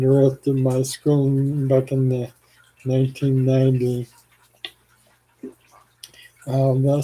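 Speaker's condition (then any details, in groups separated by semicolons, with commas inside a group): ALS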